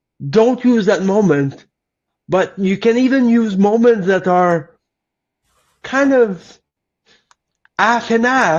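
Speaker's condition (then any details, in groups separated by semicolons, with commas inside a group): Cerebral palsy; lifelong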